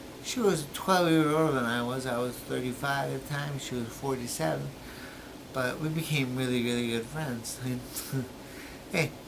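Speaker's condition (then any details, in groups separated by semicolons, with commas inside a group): Brain injury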